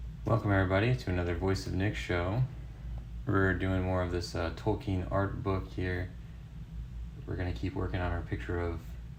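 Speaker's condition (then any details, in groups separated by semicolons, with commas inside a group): No condition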